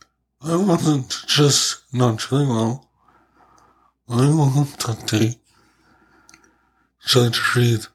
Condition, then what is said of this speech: ALS (motor neuron disease). Not just for my comfort, but until I have a voice, not great, and your knowledge of my conditions of it, you educate.